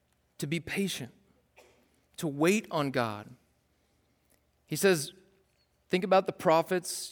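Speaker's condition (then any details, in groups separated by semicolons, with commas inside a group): No condition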